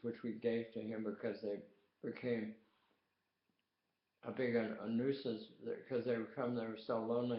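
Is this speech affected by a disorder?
Yes: tongue cancer.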